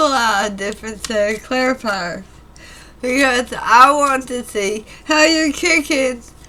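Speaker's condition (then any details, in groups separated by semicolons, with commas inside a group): Throat cancer radiation damage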